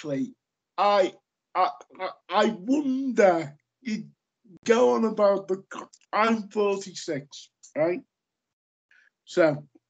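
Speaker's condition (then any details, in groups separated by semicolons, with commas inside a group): Cerebral palsy; lifelong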